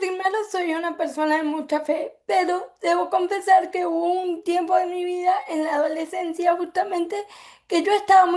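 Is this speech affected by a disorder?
Yes: cerebral palsy; from birth; affects speech.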